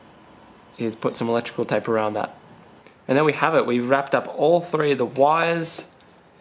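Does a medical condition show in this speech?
No.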